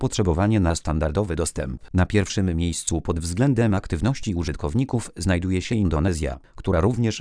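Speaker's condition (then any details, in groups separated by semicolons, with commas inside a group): No condition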